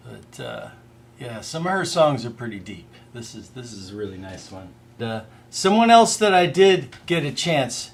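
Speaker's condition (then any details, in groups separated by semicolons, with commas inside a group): No condition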